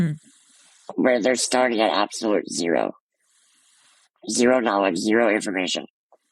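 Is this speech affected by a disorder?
Yes: muscular dystrophy.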